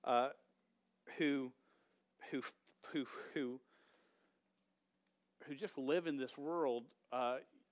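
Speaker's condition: Stuttering; long-standing stutter, present over 24 years, once fought calling to teach because unable to talk; stammers when nervous; repeated words

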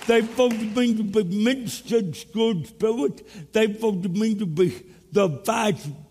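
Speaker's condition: Cerebral palsy; speech impediment

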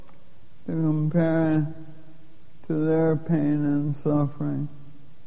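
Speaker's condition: Lou Gehrig's disease; given 3 to 5 years to live

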